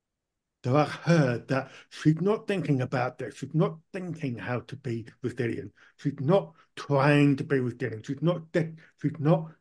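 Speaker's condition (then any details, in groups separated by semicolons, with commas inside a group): Profound deafness; born profoundly deaf, powerful hearing aids early, cochlear implant one ear after ear problem; cochlear implant about 20 years, hears nothing with implant off; hearing aids let own speech be heard, speech not too bad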